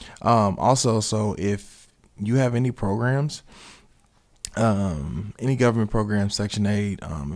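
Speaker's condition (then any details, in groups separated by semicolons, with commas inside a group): No condition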